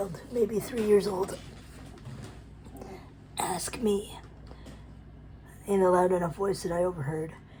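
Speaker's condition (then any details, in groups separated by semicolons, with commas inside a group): Cerebral palsy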